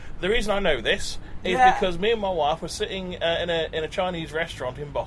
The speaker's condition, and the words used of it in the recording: None; typical speech.